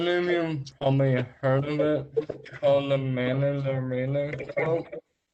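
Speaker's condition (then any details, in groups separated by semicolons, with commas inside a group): Traumatic brain injury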